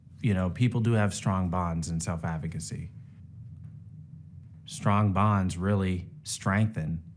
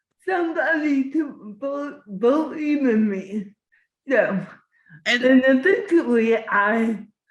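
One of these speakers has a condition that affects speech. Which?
The second: cerebral palsy.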